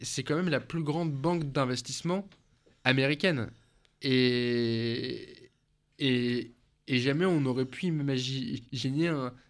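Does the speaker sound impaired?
Yes: stuttering; stuttering of neurological origin, not due to stress or shyness, described by interviewer as fairly strong; here repeated sounds.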